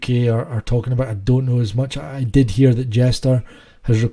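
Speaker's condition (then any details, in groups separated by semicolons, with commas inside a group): No condition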